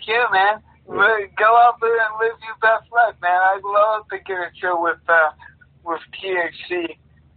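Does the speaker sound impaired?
Yes: cerebral palsy.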